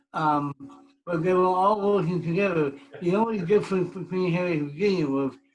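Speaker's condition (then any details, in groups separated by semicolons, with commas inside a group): Cerebral palsy; speech impediment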